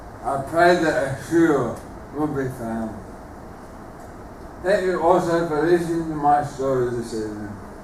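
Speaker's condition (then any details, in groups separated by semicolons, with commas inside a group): Motor neuron disease; terminal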